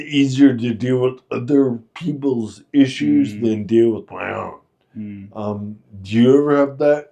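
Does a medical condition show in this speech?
Yes: Friedreich's ataxia.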